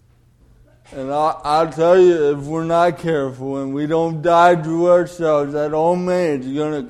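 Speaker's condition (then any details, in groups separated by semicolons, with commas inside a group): Cerebral palsy; delayed development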